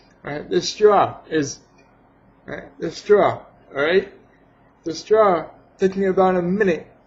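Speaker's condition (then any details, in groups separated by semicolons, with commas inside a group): Cerebral palsy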